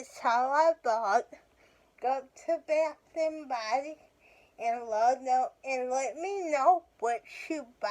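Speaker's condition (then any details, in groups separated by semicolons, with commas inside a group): Cerebral palsy; speech affected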